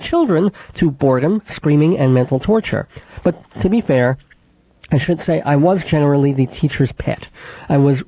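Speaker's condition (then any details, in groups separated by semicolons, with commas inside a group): Cleft palate with lisp, cleft lip and palate, mild; back of throat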